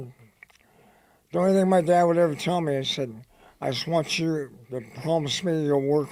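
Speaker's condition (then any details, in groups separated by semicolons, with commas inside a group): Head and neck cancer; dry throat, dry mouth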